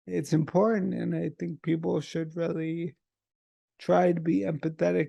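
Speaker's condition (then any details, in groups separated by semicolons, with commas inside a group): Multiple sclerosis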